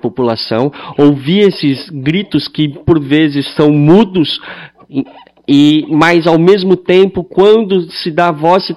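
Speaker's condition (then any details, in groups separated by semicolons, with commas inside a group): Cleft lip and palate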